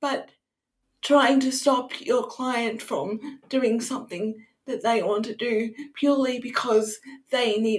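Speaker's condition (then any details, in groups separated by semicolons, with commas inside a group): Cerebral palsy; people on cam often think drunk at first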